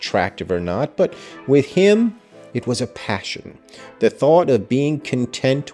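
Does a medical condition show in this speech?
No.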